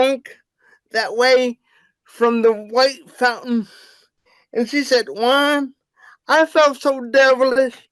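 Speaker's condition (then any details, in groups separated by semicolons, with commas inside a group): Cerebral palsy; wheelchair user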